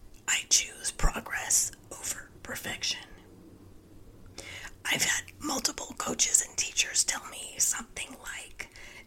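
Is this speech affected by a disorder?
Yes: spasmodic dysphonia; linked by speaker to stress and overwhelm from previous years; currently dealing with and working through it, still recovering; voice sounds like laryngitis.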